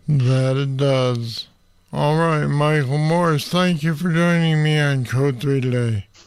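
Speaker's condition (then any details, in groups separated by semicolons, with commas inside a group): Parkinson's disease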